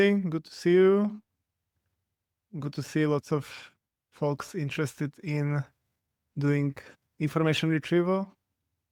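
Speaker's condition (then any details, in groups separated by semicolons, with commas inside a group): No condition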